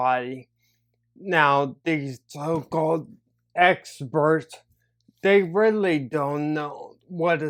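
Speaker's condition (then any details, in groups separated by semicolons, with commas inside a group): Neurological disability (takes dalfampridine)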